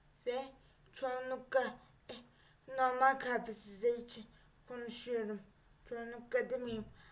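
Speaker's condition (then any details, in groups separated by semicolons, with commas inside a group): Cerebral palsy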